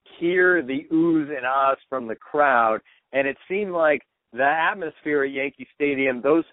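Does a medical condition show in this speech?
No.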